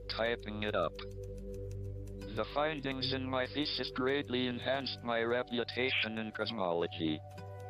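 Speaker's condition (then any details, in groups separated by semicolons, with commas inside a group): Amyotrophic lateral sclerosis, speech-generating device; ventilator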